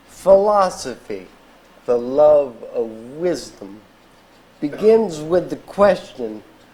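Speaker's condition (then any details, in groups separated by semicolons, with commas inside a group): ALS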